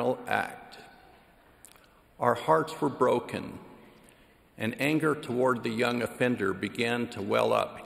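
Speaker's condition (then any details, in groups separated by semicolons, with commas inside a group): No condition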